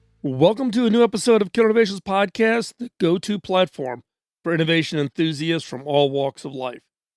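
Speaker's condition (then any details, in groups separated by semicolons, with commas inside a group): No condition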